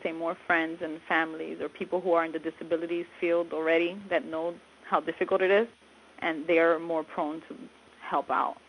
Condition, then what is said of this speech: None; typical speech.